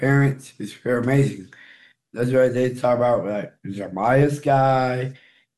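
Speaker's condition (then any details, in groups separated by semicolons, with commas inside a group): Down syndrome; congenital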